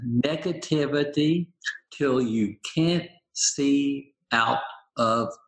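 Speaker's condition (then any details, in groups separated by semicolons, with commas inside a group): Aphasia, apraxia, dysarthria after stroke; initially mute, plans each sentence, interruption loses it, mistaken for drunk, carries aphasia card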